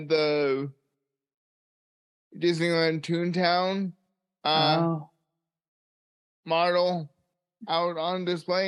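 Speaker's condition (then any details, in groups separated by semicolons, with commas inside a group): Cerebral palsy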